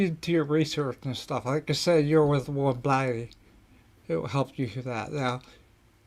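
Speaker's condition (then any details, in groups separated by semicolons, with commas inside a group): Ataxia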